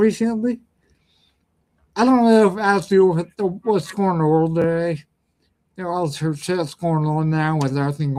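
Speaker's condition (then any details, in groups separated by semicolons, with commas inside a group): Ataxia; speech impediment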